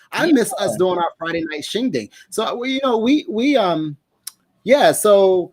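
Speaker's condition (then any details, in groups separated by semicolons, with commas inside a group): No condition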